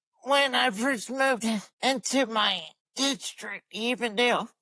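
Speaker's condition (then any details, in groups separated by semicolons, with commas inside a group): Cerebral palsy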